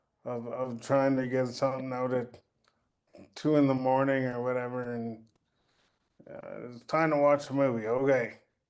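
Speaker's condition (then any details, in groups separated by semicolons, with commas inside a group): Cerebral palsy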